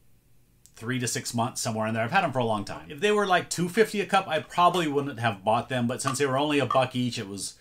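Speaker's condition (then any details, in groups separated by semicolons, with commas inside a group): No condition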